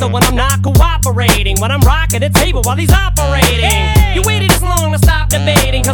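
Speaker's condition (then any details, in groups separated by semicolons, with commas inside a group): No condition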